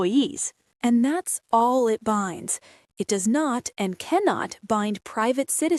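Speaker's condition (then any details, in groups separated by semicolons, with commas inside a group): No condition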